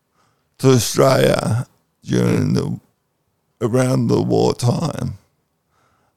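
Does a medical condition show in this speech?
Yes: cerebral palsy.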